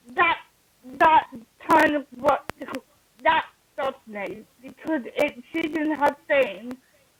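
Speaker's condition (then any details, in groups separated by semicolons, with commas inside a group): Cerebral palsy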